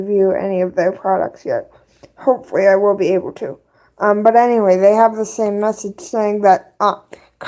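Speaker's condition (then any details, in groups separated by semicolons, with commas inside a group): Cerebral palsy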